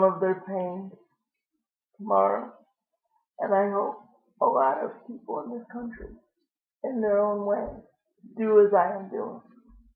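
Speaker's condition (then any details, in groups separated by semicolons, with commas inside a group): Cerebral palsy; lifelong, wheelchair user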